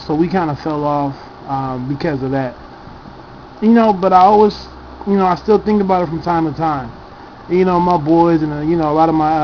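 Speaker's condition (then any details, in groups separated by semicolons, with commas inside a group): No condition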